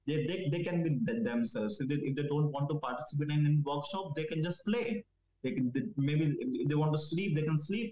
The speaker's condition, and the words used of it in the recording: Stuttering. But I feel that I can stammer, but I can be a good communicator as well.